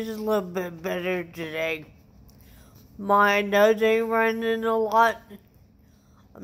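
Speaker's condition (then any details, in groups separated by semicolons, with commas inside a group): Traumatic brain injury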